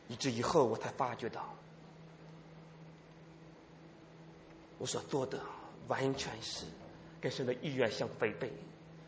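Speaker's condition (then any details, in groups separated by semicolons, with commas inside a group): Stuttering; stutter from primary to high school, teachers skipped reading aloud, stumbling unclear speech at visa interview; very severe stutter; repeated sounds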